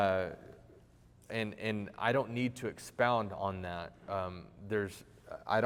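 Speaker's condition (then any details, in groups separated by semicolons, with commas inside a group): No condition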